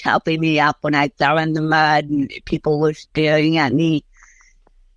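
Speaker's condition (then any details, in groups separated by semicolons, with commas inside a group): Cerebral palsy; since early childhood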